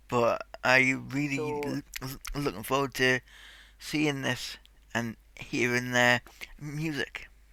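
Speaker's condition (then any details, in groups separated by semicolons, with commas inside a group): Cerebral palsy; tight muscles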